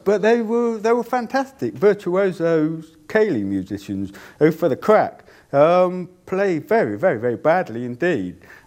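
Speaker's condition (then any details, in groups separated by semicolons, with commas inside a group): Deafness; cannot hear own voice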